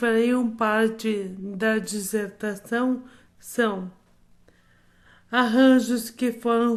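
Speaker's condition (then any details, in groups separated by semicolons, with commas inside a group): Amyotrophic lateral sclerosis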